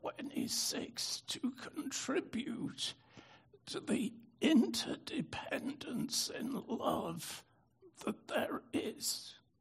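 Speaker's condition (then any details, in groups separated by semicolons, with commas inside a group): Spasmodic dystonia; prior stroke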